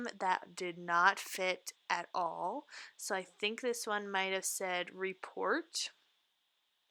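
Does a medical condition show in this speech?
No.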